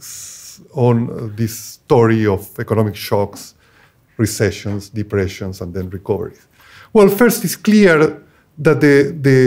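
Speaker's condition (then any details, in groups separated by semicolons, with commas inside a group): No condition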